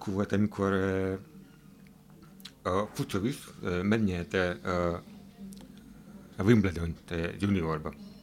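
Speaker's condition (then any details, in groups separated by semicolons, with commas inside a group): Hearing impairment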